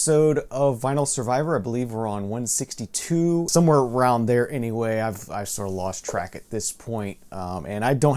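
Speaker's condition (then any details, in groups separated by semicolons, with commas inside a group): No condition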